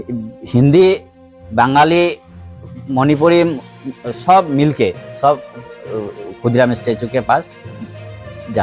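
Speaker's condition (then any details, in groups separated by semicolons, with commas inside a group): No condition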